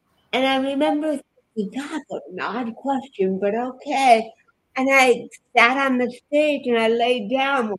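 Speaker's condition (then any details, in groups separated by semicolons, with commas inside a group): Cerebral palsy; affects body movements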